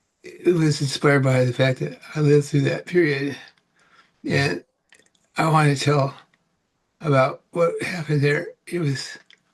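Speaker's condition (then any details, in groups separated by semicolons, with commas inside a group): Parkinson's; about 18 years since onset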